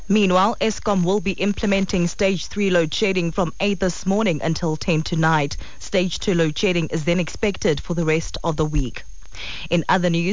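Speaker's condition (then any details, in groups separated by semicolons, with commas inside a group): No condition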